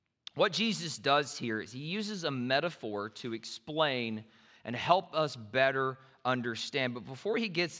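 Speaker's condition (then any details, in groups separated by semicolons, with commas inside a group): No condition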